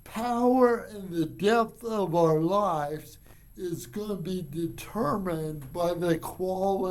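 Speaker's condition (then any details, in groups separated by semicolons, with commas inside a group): Cerebral palsy; from birth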